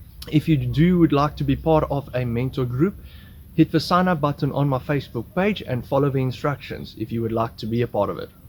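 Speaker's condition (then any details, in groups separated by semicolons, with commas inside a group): No condition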